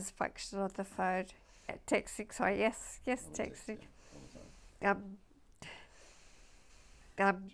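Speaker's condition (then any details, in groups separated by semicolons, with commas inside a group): MND (ALS)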